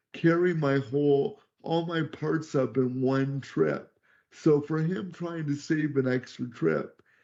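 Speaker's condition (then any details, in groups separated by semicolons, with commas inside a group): Cerebral palsy; wheelchair user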